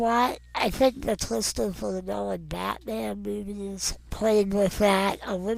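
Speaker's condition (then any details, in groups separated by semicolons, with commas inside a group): Non-progressive muscular dystrophy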